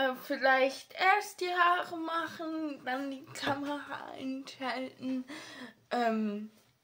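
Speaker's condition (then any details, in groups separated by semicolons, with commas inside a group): Ataxia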